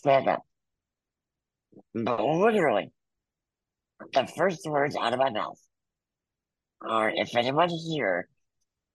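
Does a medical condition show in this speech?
Yes: muscular dystrophy; back surgery at 14 followed by near-fatal pneumonia.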